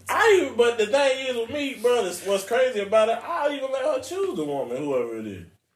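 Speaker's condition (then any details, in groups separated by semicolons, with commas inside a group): No condition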